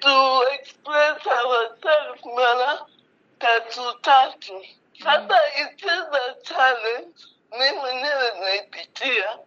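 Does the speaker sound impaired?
Yes: cerebral palsy; pronunciation difficulty caused by cerebral palsy; slow to explain self on phone calls, listeners lose patience.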